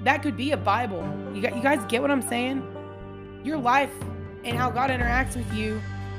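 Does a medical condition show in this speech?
No.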